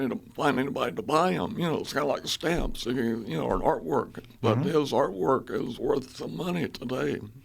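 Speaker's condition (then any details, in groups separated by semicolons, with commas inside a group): Spasmodic dysphonia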